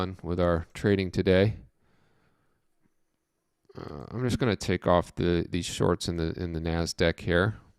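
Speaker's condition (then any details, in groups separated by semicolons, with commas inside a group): No condition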